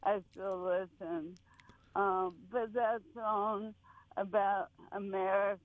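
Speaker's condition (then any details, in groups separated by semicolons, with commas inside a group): ALS; terminal, symptoms from early 2023, diagnosed after at least six months, walking distance steadily declining; great difficulty speaking, speech garbled, still talking and swallowing food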